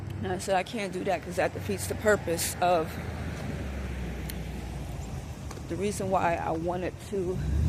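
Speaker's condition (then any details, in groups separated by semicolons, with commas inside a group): No condition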